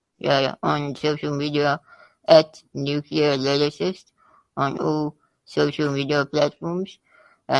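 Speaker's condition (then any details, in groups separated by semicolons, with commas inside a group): Spinal muscular atrophy type 2; type 2, progressive, severe disability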